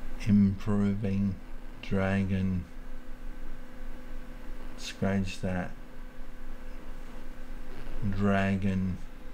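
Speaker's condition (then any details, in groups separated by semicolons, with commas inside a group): Multiple sclerosis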